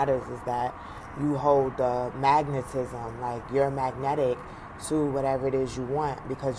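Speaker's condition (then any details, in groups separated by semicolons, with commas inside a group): No condition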